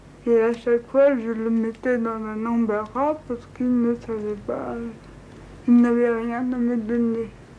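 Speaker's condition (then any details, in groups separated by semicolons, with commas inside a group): Cerebral palsy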